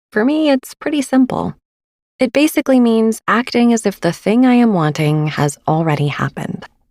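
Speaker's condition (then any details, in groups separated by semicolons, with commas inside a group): No condition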